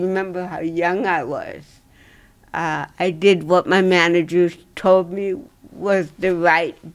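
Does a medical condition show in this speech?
Yes: cerebral palsy.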